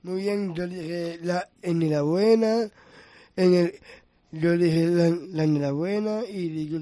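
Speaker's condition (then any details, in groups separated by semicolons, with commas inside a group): Down syndrome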